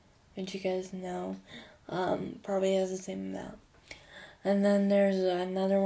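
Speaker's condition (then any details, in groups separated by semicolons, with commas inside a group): Cerebral palsy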